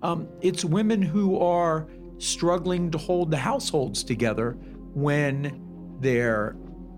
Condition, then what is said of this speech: None; typical speech.